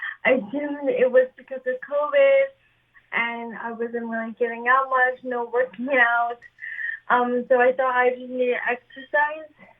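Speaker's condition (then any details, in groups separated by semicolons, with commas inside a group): ALS; young onset; diagnosed at 22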